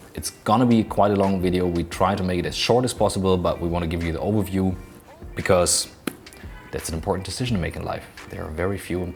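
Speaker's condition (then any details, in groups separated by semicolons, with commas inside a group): No condition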